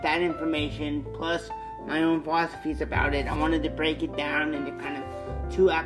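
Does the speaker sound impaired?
Yes: cerebral palsy; lifelong, non-progressive, daily wheelchair use; 32 years with condition.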